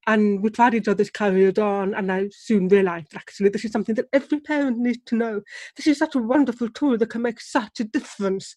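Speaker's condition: Deafness; relies on lip reading, struggles to hear baby cry or tones of sounds

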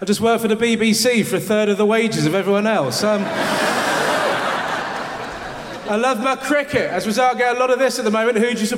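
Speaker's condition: No condition

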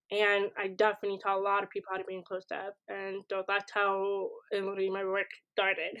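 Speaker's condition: Deafness; hard of hearing, wears hearing aid

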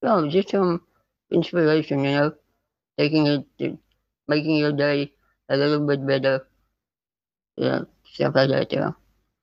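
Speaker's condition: Spinal muscular atrophy type 2; neuromuscular

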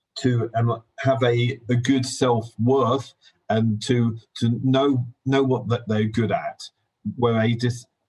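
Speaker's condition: Stammer; possibly linked to hearing difficulties from illness in first 3 or 4 years, affecting language; repeated sounds, repeated words

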